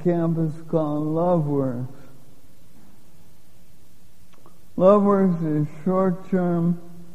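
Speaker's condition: Lou Gehrig's disease; given 3 to 5 years to live

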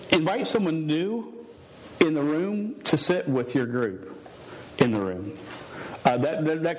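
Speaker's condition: Stuttering; long-standing stutter, present over 24 years, once fought calling to teach because unable to talk; says words would come out all wrong and different if he tried witnessing speech; repeated sounds, repeated words

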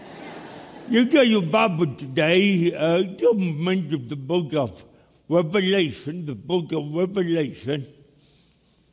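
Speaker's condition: Cerebral palsy; speech impediment

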